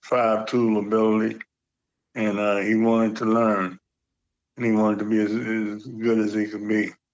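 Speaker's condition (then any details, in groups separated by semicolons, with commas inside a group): Parkinson's; Parkinson's disease for quite a while, age 70; slight stutter attributed to Parkinson's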